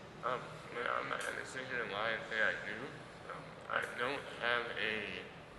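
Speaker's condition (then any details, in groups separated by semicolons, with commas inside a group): Muscular dystrophy; congenital, muscles cannot grow larger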